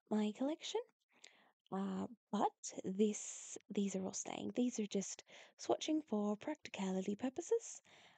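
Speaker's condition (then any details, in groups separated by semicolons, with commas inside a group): No condition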